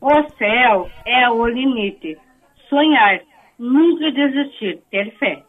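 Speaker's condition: Down syndrome

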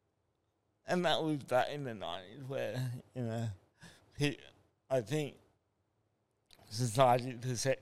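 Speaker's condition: Spastic cerebral palsy; spastic type from birth

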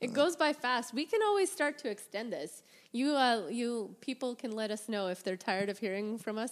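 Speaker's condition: No condition

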